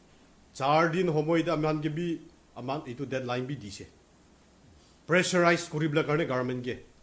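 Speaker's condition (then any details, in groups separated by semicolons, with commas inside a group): No condition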